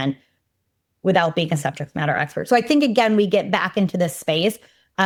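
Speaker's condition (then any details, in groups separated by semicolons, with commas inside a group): No condition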